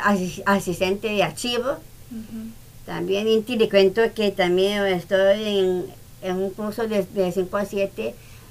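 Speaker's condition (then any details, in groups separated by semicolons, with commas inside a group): Down syndrome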